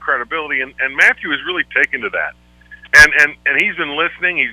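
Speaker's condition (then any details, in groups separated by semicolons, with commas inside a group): No condition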